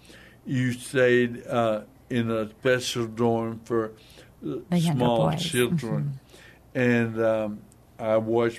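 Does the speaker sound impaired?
Yes: hemorrhagic stroke, hemorrhagic, basal ganglia; talks funny, voice stressed tonight, speaks slowly and deliberately to be understood, daughter Stacy helps.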